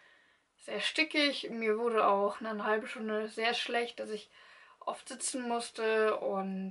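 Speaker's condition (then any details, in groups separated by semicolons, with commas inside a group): No condition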